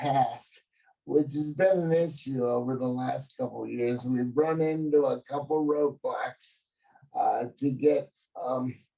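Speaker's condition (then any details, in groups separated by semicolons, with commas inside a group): Cerebral palsy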